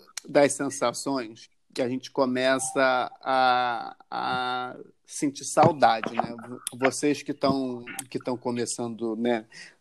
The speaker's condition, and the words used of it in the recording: Stuttering. Você não tentou não gaguejar para fazer os cinco minutos?